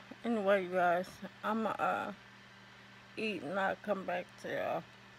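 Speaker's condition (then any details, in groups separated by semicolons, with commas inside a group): ALS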